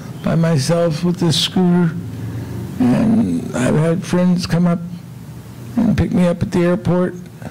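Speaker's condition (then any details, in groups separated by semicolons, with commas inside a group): Multiple system atrophy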